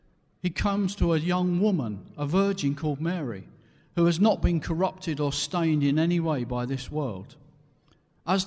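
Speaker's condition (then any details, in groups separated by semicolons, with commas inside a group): No condition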